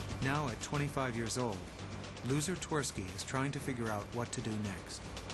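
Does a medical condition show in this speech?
No.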